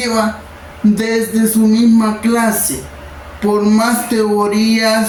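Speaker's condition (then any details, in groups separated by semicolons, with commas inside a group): Cerebral palsy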